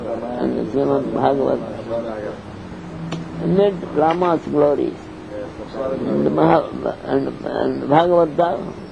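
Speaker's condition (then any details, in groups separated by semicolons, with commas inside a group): Deafness; cannot hear audience questions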